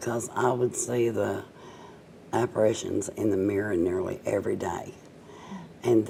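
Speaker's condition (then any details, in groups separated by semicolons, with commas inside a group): Cerebral palsy, mild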